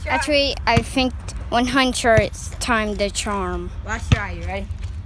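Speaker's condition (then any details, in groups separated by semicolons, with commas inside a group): No condition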